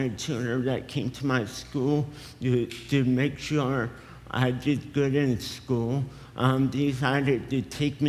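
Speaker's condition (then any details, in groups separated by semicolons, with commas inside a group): Cerebral palsy; affects speech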